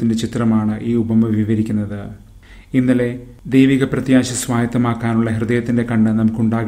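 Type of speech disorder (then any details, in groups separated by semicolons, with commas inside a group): None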